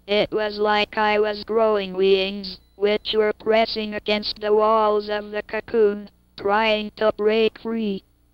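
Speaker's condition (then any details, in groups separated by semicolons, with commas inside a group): Cerebral palsy; cannot move limbs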